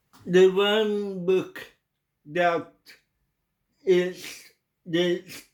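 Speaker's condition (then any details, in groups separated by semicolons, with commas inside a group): Cerebral palsy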